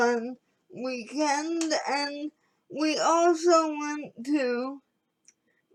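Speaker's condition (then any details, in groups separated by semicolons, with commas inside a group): Cerebral palsy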